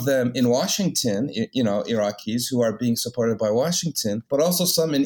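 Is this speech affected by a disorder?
No.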